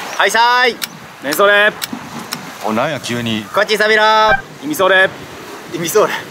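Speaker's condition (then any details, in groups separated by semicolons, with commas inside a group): No condition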